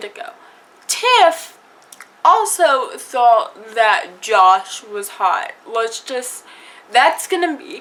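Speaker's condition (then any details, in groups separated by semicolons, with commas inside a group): Cerebral palsy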